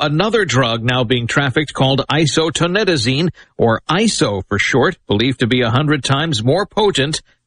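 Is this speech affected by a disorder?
No.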